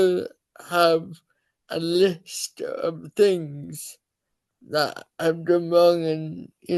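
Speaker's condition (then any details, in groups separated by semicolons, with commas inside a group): Cerebral palsy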